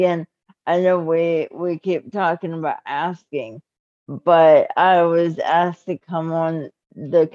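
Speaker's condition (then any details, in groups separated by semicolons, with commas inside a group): Cerebral palsy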